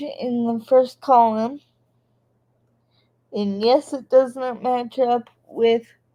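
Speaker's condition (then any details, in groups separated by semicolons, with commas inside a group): Cerebral palsy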